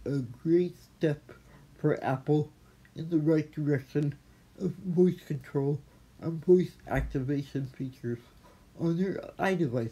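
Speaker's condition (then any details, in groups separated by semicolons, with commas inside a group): Athetoid cerebral palsy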